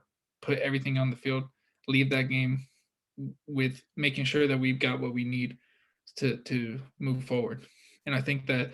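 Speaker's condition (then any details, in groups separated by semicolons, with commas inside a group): No condition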